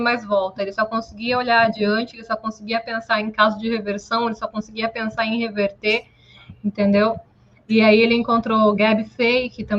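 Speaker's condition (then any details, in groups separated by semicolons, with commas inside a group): No condition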